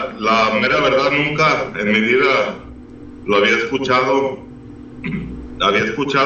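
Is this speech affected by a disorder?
No.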